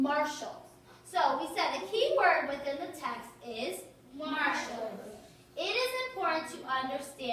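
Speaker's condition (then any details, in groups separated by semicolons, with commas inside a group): No condition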